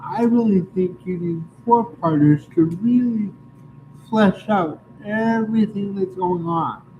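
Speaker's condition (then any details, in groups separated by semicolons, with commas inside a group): Cerebral palsy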